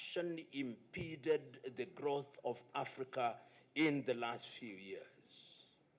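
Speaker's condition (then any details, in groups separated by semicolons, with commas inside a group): No condition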